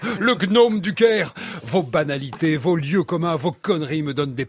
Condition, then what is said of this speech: None; typical speech.